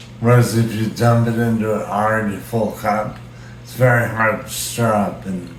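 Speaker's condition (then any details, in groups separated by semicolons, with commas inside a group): Brain injury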